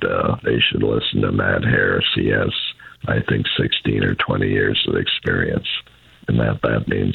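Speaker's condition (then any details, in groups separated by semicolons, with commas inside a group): Throat cancer; fifth bout of cancer, most recent in throat, lacks energy; still has throat trouble, taste affected, low energy; voice affected by throat cancer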